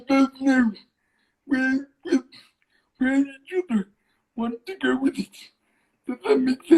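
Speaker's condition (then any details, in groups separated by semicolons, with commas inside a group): Cerebral palsy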